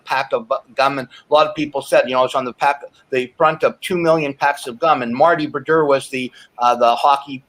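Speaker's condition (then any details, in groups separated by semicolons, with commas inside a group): No condition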